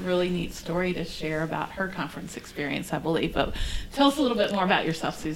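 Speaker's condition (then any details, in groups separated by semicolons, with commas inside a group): No condition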